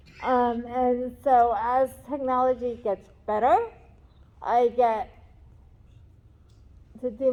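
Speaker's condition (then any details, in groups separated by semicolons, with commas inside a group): Cerebral palsy; talks differently than others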